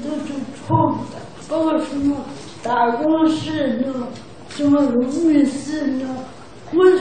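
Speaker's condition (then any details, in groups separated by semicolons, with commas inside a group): Cerebral palsy; oxygen deprivation during breech delivery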